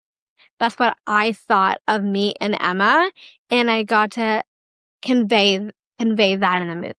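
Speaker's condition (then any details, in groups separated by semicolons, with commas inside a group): Down syndrome; duplicate of the 21st chromosome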